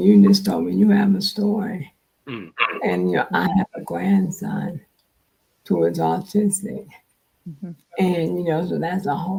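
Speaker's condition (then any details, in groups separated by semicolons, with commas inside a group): Multiple sclerosis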